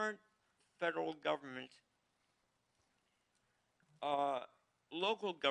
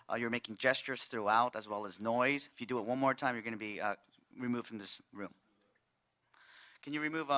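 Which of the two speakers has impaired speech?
The first: cerebral palsy; needs ramps.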